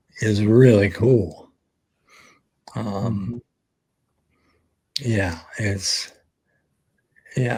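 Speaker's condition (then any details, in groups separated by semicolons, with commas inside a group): ALS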